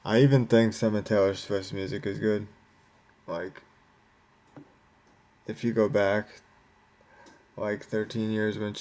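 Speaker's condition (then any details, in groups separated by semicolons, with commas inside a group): Cerebral palsy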